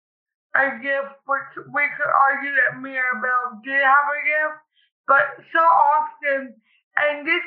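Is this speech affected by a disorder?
Yes: cerebral palsy; speech noticeably affected, listeners wrongly judge intelligence from speech.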